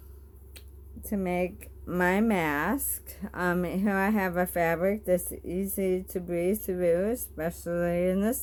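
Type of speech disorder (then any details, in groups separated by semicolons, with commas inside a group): Bulbar dysarthria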